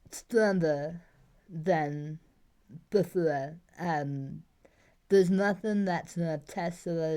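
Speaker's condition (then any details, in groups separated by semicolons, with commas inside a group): Tongue cancer surgery; tongue cancer twice, no tongue tip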